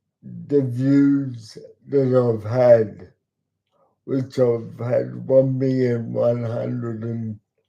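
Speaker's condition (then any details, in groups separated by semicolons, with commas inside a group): Cerebral palsy; talks slowly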